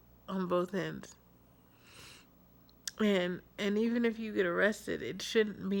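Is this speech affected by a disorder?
Yes: cerebral palsy.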